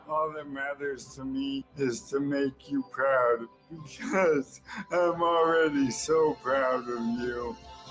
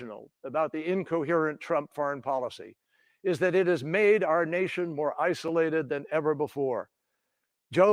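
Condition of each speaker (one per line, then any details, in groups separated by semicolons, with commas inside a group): ALS; rapidly progressing whole-body paralysis, uses wheelchair; speaks through computer voice, speech-generating device
No condition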